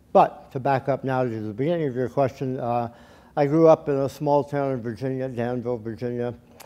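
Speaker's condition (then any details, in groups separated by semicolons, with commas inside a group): Tongue cancer surgery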